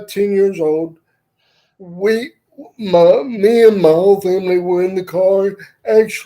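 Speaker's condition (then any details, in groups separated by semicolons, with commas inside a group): Cerebral palsy; wheelchair user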